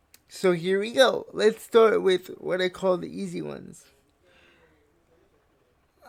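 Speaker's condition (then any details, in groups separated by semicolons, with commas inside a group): Cerebral palsy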